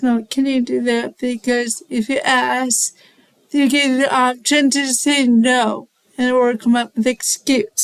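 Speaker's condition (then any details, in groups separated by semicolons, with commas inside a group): Cerebral palsy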